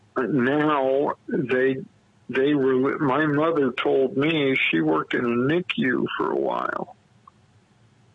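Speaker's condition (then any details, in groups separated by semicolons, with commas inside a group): Cerebral palsy; month in incubator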